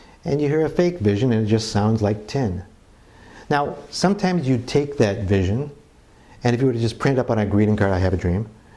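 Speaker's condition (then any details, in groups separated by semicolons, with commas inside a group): No condition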